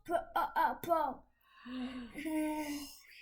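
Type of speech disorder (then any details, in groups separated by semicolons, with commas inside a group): Apraxia of speech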